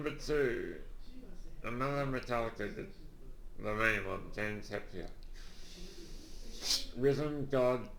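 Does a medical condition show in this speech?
Yes: Duchenne muscular dystrophy.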